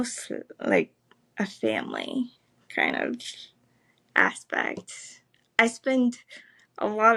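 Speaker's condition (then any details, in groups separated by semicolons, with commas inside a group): Cerebral palsy, spastic; able to speak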